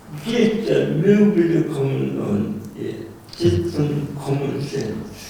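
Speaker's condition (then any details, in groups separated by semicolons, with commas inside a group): Cerebral palsy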